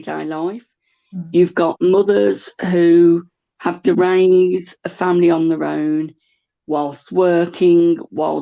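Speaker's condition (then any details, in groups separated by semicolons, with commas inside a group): No condition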